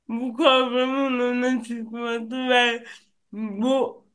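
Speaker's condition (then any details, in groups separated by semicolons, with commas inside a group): Cerebral palsy; neurological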